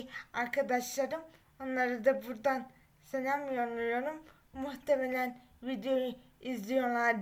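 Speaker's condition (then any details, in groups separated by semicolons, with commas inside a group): Cerebral palsy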